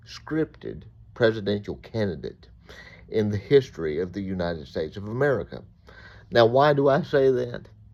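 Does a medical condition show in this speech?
Yes: cerebral palsy; reports speaking clearly.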